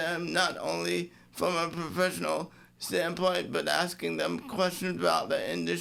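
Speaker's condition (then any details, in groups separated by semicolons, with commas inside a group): Cerebral palsy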